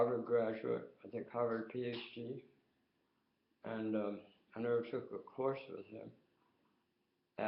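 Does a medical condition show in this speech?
Yes: tongue cancer.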